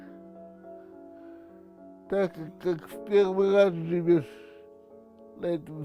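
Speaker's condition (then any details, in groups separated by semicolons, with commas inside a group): Cerebral palsy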